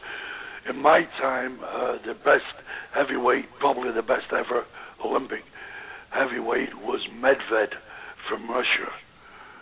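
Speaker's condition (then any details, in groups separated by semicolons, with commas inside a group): Voice box damage after neck operation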